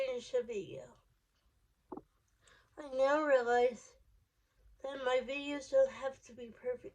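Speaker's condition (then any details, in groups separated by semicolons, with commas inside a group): Cerebral palsy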